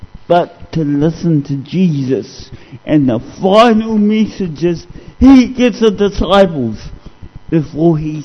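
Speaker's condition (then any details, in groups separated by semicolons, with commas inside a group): Cerebral palsy; discovered at age 2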